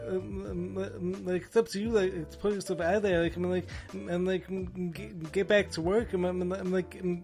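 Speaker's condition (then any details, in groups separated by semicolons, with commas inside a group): Stammer and stutter; near-fatal illness at 20, 3-day coma, 9 days ventilator, feeding tube, 4 hospitals in 6 weeks; ongoing speech issues, some improvement noted; speech impediment, described as barely able to speak; repeated sounds, prolonged sounds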